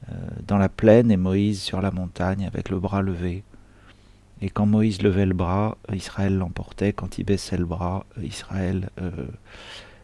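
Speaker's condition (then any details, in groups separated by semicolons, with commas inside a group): No condition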